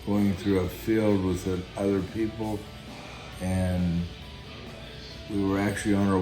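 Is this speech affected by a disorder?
Yes: Guillain-Barré syndrome.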